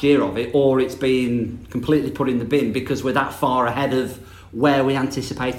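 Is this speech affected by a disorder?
No.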